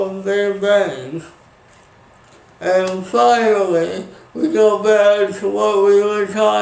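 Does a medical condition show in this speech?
Yes: speech impairment after birth surgery.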